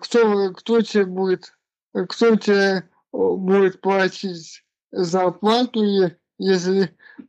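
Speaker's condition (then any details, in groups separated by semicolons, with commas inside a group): Cerebral palsy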